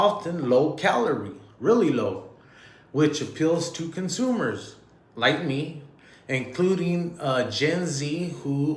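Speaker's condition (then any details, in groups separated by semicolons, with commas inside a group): No condition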